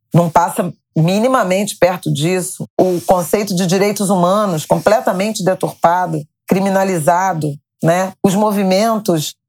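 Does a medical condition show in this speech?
No.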